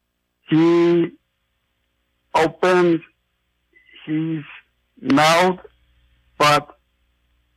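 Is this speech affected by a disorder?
Yes: aphasia after stroke; stroke about six years ago, aphasia began four years after stroke; knows the word but cannot say it, hard speaking, singing a song very difficult.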